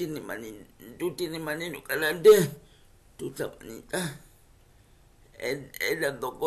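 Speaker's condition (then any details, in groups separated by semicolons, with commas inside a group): Cerebral palsy; speech affected by condition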